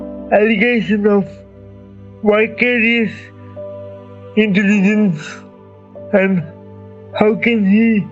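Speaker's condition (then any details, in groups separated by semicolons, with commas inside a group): Cerebral palsy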